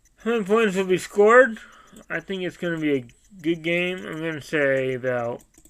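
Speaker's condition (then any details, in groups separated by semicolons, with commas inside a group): Cerebral palsy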